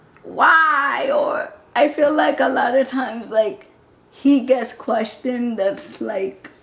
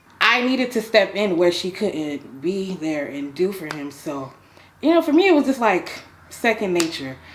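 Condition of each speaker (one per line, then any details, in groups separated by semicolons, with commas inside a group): Cerebral palsy; occupational and physical therapy, spasm medication
No condition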